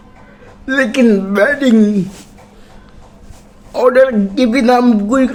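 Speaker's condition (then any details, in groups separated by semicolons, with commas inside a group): Cerebral palsy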